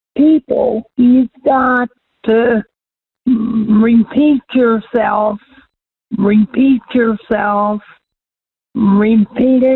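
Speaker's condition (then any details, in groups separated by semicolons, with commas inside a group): Cerebral palsy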